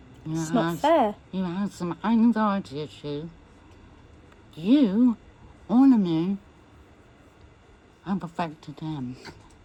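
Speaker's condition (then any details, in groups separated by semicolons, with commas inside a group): MND; voice may be difficult to understand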